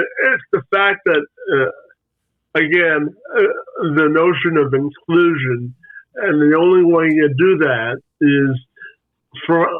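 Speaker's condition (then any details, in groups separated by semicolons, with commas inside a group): Spastic quadriplegic cerebral palsy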